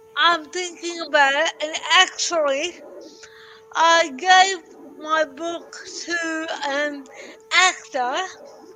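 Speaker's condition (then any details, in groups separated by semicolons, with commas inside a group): Cerebral palsy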